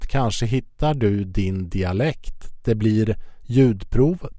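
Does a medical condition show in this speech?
No.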